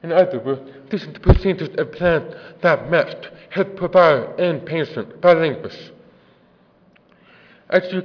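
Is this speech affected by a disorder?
Yes: deafness; works with interpreters; deaf accent, offers to repeat if not understood.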